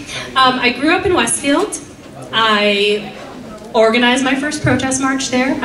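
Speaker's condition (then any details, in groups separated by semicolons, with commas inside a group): No condition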